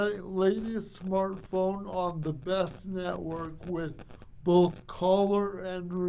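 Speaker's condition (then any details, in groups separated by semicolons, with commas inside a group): Cerebral palsy; from birth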